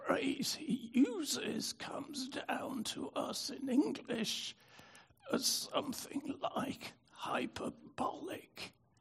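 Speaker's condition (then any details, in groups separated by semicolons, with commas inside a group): Spasmodic dystonia; likened to Robert Kennedy Jr.'s voice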